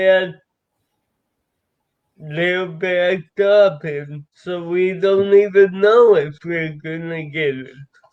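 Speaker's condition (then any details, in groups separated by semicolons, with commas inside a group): Cerebral palsy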